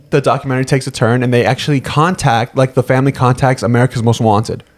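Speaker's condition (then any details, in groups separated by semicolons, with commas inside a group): No condition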